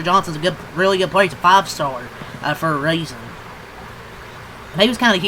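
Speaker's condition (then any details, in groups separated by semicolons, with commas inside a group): No condition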